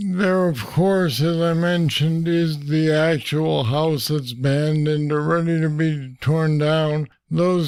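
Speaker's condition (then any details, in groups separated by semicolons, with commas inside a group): Parkinson's disease; deep brain stimulators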